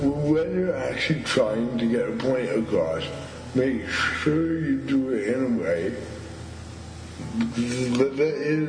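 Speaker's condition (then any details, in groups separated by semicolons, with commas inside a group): Stuttering; stuttering since at least teenage years, also cerebral palsy, which compounds things; has had long disfluent moments on own name; prolonged sounds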